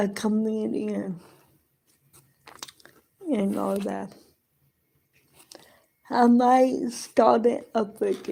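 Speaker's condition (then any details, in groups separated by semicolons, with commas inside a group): Cerebral palsy; present from birth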